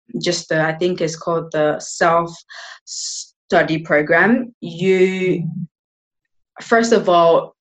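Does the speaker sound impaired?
Yes: stuttering; sometimes intense, blocks with getting stuck and unable to get words out; about three months of fluency program with Michael Williams, improved, pausing and breathing techniques; trouble introducing self fluently, nervous in new speaking situations; here repeated sounds, prolonged sounds, blocks.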